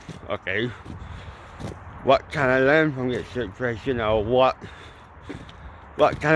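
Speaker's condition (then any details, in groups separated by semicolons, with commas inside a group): Cerebral palsy; mild, ataxic type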